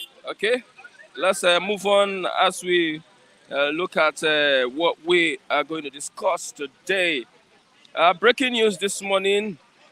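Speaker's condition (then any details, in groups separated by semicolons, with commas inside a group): No condition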